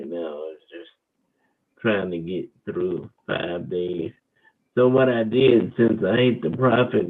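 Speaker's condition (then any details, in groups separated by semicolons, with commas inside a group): Cerebral palsy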